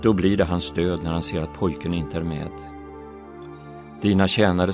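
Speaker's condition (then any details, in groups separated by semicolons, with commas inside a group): No condition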